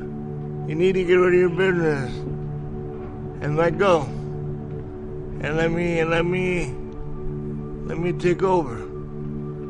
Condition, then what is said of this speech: Cerebral palsy. Okay? So please don't be confused by his manner.